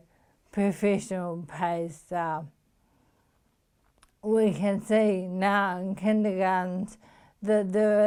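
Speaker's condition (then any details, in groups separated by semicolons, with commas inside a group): Motor neuron disease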